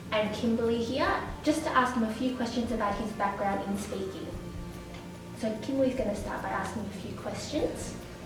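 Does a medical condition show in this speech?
No.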